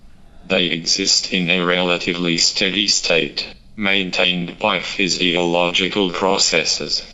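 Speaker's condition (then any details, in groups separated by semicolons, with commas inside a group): Motor neurone disease, speech-generating device; diagnosed about three years before recording, eye-gaze tracking device on tablet with computer-generated voice; speaks only through computer-generated voice controlled by eye gaze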